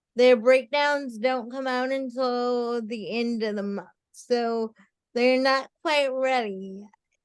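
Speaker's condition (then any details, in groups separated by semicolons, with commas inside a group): Cerebral palsy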